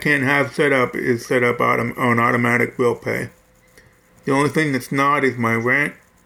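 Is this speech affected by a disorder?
Yes: hearing loss; right ear cochlear implant at Johns Hopkins Baltimore, barely any prior right-ear hearing, quad cane 8 years.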